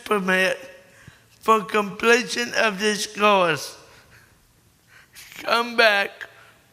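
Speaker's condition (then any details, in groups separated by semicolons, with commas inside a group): Cerebral palsy; born premature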